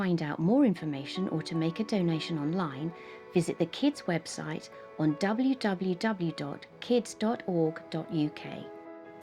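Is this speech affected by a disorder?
No.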